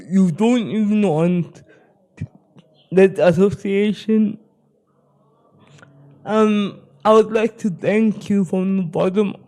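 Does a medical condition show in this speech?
Yes: spastic cerebral palsy.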